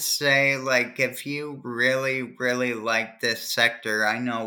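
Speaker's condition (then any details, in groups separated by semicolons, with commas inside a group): Cerebral palsy; from birth, brain injury from oxygen loss at fast birth, trouble remembering multiple tasks, hand movement and writing difficulty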